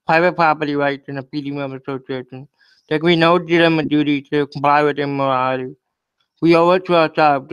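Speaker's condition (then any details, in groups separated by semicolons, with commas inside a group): Cerebral palsy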